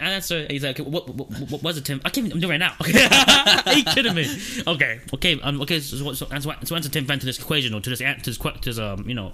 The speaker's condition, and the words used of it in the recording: Stuttering. For some reason, even coming to some of those words, it's ridiculous.